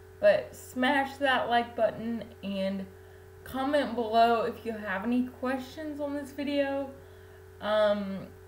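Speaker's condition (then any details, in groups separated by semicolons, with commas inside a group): Cerebral palsy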